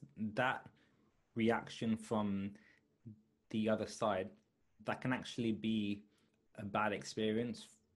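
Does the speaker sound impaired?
Yes: stuttering; stuttering since age 4, ongoing, legally classed as disability, learned of classification at age 27; struggles to say basic information when introducing self to new people; here blocks.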